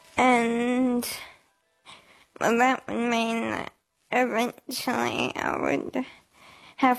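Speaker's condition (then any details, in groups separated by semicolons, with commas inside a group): Motor neuron disease; childhood-onset motor neuron disease, diagnosed age 9, only child in Australia with MND; age 14, five years since diagnosis, now uses wheelchair, unable to do things independently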